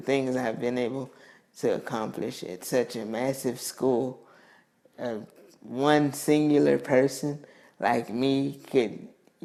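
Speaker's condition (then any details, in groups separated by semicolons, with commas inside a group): Cerebral palsy; affects mobility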